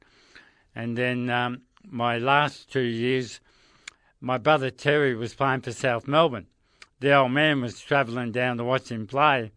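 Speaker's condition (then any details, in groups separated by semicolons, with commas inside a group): Motor neurone disease; progressive, terminal, onset in hands, spread up arms and across back; voice affected, speech noticeably changed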